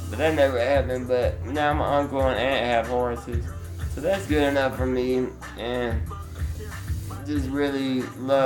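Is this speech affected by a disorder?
Yes: Duchenne muscular dystrophy; diagnosed by calf muscle biopsy.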